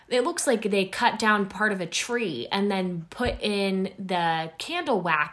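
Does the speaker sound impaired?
No.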